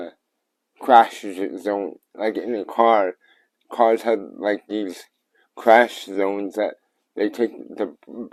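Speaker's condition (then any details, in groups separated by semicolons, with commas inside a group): Cerebral palsy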